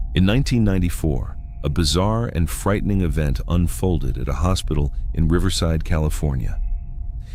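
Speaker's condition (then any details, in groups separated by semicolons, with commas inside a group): No condition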